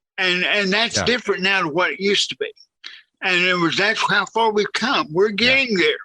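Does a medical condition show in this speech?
Yes: cerebral palsy, severe.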